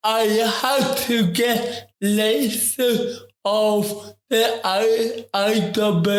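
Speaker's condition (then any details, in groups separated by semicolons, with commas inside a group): Ataxic cerebral palsy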